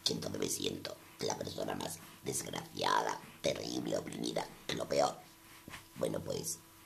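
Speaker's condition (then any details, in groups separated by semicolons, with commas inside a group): Total laryngectomy; laryngeal cancer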